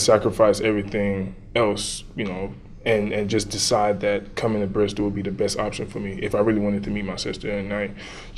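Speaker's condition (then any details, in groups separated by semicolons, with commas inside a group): No condition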